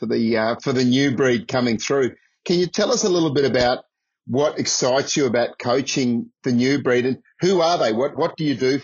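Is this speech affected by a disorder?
No.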